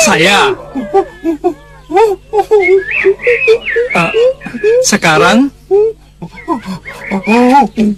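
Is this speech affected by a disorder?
No.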